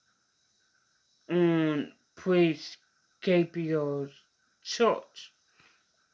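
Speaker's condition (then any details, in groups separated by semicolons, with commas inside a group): Mild cerebral palsy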